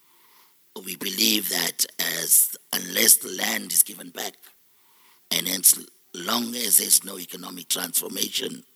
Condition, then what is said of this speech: Laryngectomy. To have a sexy voice like mine You've got to have a cancer really deep into your larynx.